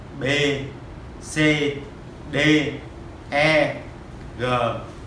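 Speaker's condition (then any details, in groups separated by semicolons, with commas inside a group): Parkinson's disease; after acupressure treatment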